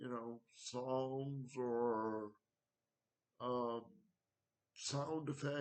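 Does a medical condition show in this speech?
Yes: cerebral palsy.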